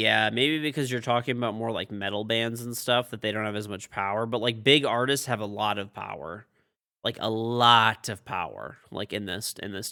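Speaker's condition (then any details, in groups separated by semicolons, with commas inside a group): No condition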